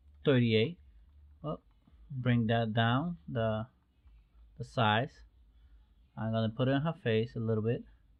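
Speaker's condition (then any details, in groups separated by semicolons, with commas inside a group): No condition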